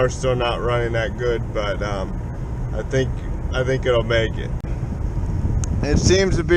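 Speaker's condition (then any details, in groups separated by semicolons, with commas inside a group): Cerebral palsy; spastic, affects walking and legs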